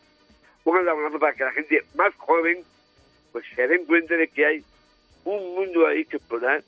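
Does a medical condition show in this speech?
Yes: Down syndrome.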